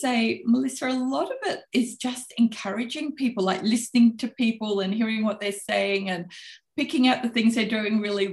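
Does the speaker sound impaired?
No.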